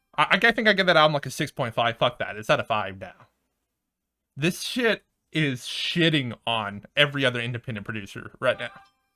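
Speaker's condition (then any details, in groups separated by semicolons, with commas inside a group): No condition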